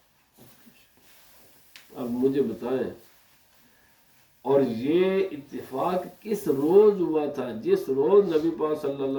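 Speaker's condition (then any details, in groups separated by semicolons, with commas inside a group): No condition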